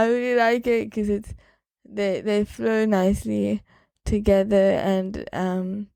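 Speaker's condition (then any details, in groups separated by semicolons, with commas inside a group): Cerebral palsy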